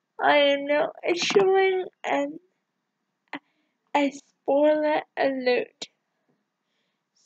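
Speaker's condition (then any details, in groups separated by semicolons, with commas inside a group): Cerebral palsy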